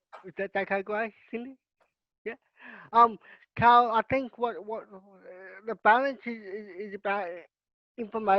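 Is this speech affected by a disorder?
Yes: cerebral palsy.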